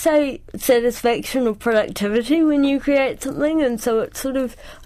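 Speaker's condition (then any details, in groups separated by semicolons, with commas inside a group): Cerebral palsy; cerebral palsy since childhood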